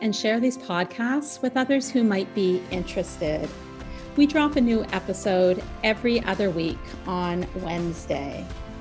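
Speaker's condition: No condition

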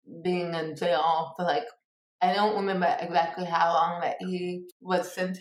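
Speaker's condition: Cerebral palsy; people sometimes ask about it

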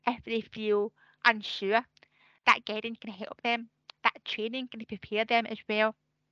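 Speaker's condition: Deafness; many years of speech therapy to learn to talk, no sign language; speech sometimes affected

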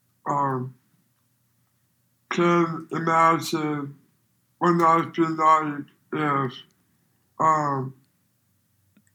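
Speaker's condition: Down syndrome

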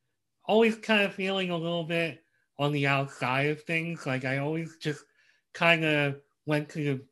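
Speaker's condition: Cleft lip and palate; congenital

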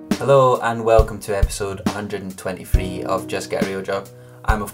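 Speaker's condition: No condition

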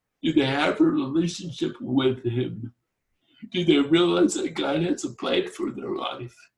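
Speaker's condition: Torsional dystonia; pauses to substitute other words

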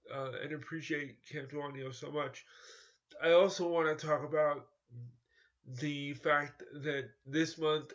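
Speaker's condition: Cerebral palsy; cerebral palsy since childhood

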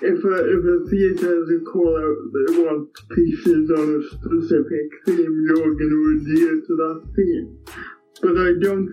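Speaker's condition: Cerebral palsy; affects walking and balance

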